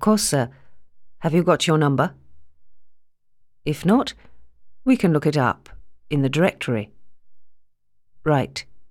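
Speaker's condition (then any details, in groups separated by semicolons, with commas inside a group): No condition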